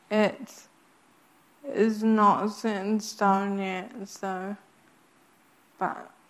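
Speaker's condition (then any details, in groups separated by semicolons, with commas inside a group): Friedreich's ataxia; progressive, kept getting worse, many things can no longer do, life-limiting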